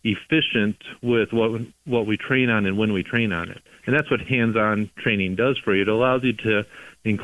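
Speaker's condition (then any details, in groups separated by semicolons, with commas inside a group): No condition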